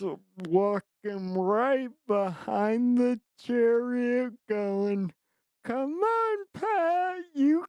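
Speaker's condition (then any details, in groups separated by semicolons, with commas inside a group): Traumatic brain injury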